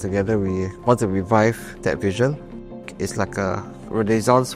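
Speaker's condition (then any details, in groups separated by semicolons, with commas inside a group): Duchenne muscular dystrophy; degenerative neuromuscular, muscle weakness starting in limbs, later lungs and heart; relies on partner Amanda Yip as arms and legs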